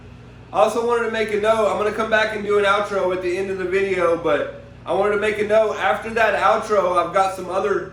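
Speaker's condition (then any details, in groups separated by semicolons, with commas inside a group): No condition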